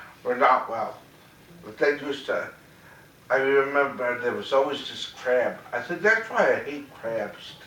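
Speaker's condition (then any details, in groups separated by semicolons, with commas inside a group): Cerebral palsy, mild; mainly affects speech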